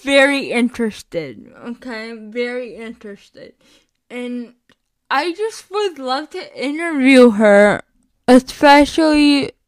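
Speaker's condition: Cerebral palsy; recent health issues

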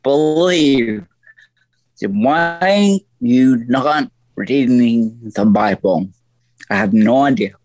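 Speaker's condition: Stroke; voice affected

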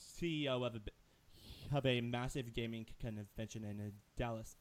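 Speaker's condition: Stutter; frequent word and phrase repetitions, part-word repetitions, repeated uh fillers, listeners mistake speech for drunkenness; repeated sounds

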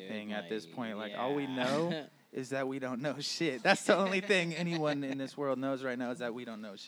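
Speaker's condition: No condition

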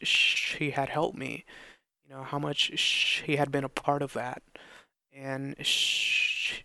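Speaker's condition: Stutter; long-standing stutter persisting into adulthood, oral assessment showed no tongue or face problem; adult speech therapy, two therapists, desensitization, introduction and interview practice, probably always going to stutter; hard time talking, uncomfortable in certain situations, not perfectly fluent, phone call anxiety improved; prolonged sounds

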